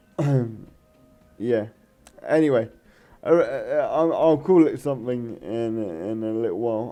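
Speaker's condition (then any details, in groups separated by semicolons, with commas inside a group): Cerebral palsy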